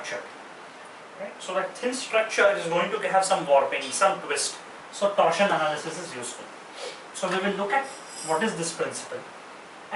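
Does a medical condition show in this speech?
No.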